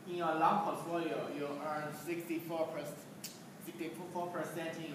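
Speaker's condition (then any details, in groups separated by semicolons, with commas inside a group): No condition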